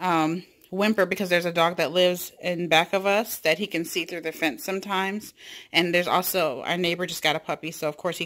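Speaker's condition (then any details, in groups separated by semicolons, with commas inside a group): No condition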